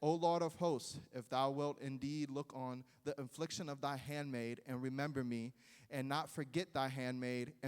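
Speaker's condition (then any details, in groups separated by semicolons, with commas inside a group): No condition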